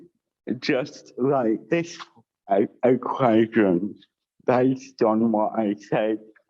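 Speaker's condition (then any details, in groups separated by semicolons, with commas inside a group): Cerebral palsy with dysarthria; all four limbs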